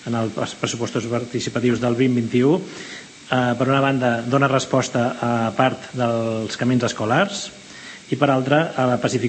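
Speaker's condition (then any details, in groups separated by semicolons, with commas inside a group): No condition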